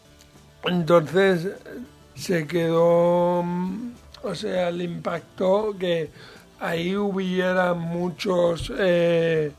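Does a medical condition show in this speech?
Yes: cerebral palsy; mild, lesser degree of disability.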